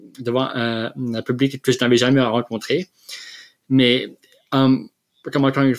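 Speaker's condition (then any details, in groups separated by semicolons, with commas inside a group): Stuttering; speech therapy in Quebec for 5 to 7 months; blocks, repetitions, stutters more when stressed or anxious, blocks on Zoom, barely able to answer; repeated sounds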